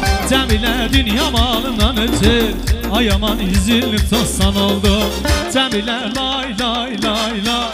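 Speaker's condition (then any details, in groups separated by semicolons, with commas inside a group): No condition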